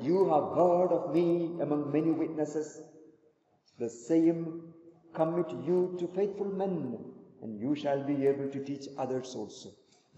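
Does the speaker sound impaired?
No.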